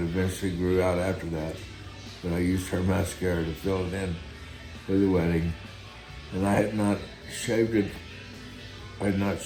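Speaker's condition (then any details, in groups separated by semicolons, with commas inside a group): Guillain-Barré syndrome; phantom sensations in arms and legs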